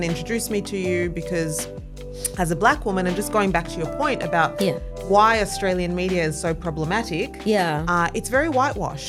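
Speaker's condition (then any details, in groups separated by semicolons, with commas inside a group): No condition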